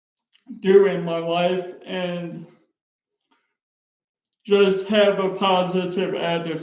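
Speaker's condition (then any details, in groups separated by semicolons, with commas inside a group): Spastic cerebral palsy; speech impairment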